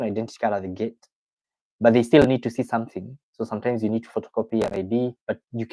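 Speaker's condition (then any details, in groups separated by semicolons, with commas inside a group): No condition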